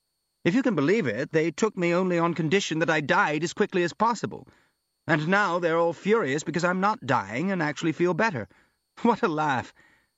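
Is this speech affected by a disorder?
No.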